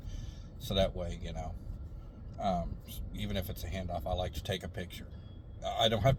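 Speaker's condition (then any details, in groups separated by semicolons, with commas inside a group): No condition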